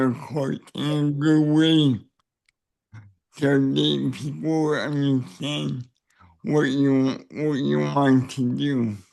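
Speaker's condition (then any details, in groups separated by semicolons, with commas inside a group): Cerebral palsy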